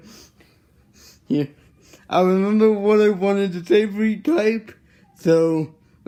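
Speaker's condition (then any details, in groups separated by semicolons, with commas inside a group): Cerebral palsy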